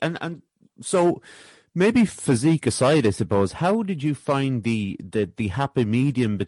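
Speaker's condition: No condition

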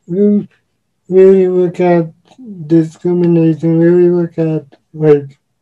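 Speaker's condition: Cerebral palsy; uses wheelchair

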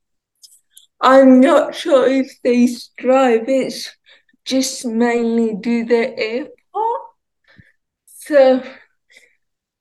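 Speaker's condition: Cerebral palsy, ataxia; mostly uses wheelchair

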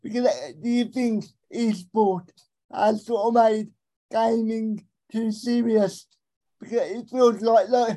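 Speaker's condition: Cerebral palsy; able to communicate, stutters a lot, worse when distracted by several things

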